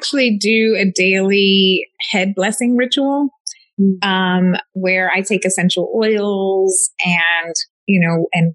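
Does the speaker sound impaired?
No.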